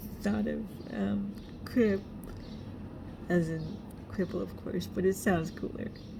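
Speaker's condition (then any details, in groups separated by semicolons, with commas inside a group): Cerebral palsy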